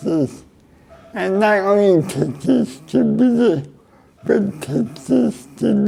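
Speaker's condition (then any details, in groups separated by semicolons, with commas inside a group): Cerebral palsy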